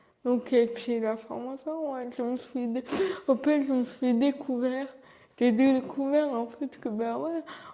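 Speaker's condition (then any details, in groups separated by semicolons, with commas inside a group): Cerebral palsy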